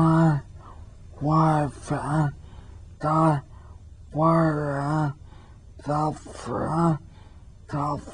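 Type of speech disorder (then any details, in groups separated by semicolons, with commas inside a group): Spastic dysarthria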